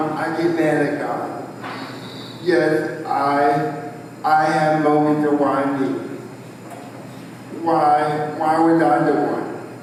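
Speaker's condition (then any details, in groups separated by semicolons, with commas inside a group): Cerebral palsy, spastic quadriplegia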